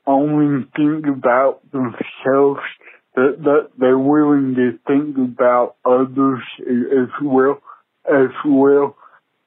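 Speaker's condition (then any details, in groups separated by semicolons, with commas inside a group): Cerebral palsy; prevented playing sports growing up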